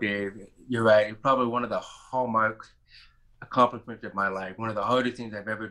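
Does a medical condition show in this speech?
Yes: profound hearing loss; congenital severe to profound hearing loss, family history of deafness, diagnosed about age 2, hearing aids, years of speech therapy; learned to speak through hard effort, distinctive voice and accent.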